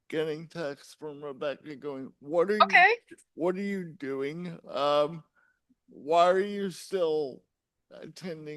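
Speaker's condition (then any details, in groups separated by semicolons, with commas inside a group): Cerebral palsy; since birth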